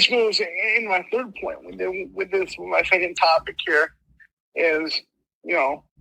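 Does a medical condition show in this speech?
Yes: mild cerebral palsy; affects left arm and leg, limp; mild, diagnosed at age 3; speech impediment.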